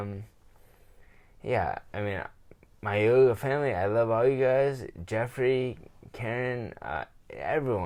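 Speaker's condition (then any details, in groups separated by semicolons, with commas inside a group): Traumatic brain injury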